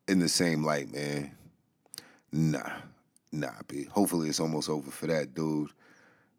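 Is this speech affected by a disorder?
No.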